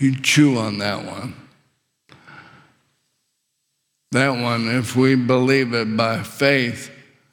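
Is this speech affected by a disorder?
Yes: ALS; very little physical function, paralysis expected within a year or two, later breathing muscle failure expected.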